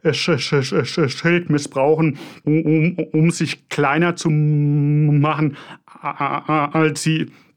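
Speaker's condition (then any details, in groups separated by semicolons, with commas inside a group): Stuttering; body tenses during blocks; repeated sounds, prolonged sounds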